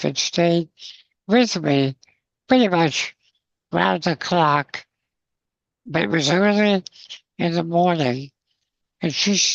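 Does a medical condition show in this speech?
Yes: spinal muscular atrophy, congenital.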